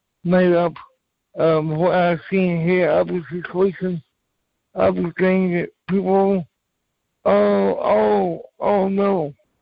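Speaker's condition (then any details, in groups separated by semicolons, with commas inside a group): Cerebral palsy; from birth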